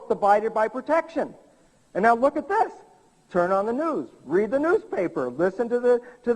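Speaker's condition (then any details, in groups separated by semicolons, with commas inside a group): No condition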